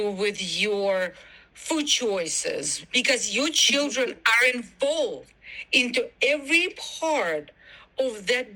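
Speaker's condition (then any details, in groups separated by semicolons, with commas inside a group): No condition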